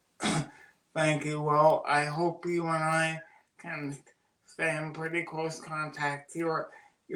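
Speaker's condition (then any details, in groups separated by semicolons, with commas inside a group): Cerebral palsy; birth oxygen deprivation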